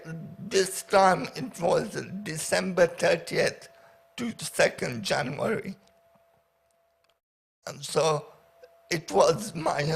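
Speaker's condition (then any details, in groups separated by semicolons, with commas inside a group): Paraplegia with essential tremor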